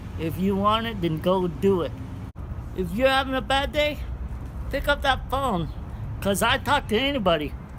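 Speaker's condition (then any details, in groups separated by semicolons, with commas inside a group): Cerebral palsy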